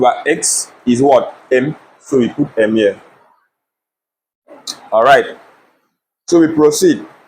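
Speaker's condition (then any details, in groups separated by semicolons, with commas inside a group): No condition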